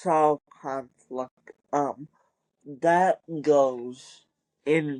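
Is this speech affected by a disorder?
Yes: cerebral palsy; wheelchair user.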